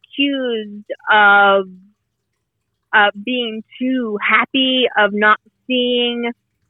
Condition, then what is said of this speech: Stuttering. My gait changes, my nerves become worse, I stutter more, I fall more, I break things.